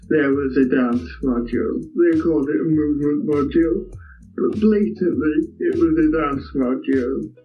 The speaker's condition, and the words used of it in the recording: Cerebral palsy. Affects the way I walk, it affects my speech and my swallowing, and my balance and those sorts of things.